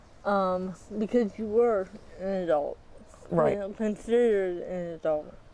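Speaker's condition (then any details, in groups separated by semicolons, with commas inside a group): Athetoid cerebral palsy, moderate; speech may be difficult to understand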